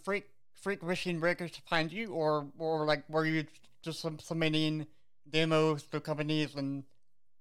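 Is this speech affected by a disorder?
Yes: cerebral palsy; visible physical disability.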